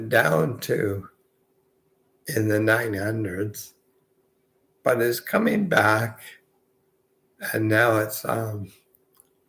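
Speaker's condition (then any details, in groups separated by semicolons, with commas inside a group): Multiple sclerosis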